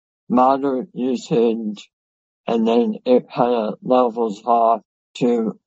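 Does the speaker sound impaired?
Yes: head and neck cancer; five-time survivor, surgery, radiation, years of toxic chemotherapy, about 2.5 years intense treatment; no evidence of disease for years, severe dysphagia, no normal meal for years; severe dysphagia from surgery, radiation and chemotherapy effects.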